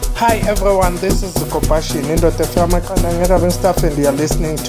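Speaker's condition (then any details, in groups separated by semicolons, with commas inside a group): No condition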